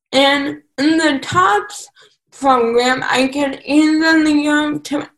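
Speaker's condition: Cerebral palsy; needs help with grooming and household tasks

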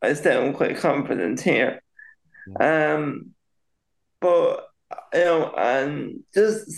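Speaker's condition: Cerebral palsy; very slightly delayed speech

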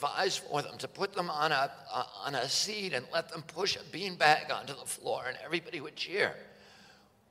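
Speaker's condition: Spasmodic dystonia; neurological disorder

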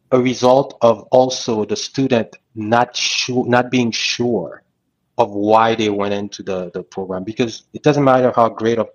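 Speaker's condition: No condition

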